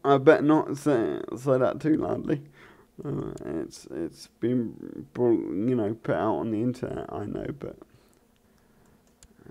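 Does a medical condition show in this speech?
Yes: cerebral palsy.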